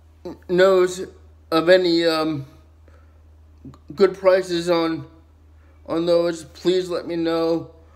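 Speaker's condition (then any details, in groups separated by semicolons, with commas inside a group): Cerebral palsy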